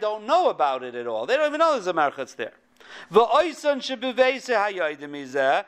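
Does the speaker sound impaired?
No.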